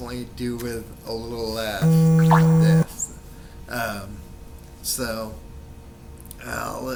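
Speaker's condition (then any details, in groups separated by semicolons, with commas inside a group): Friedreich's ataxia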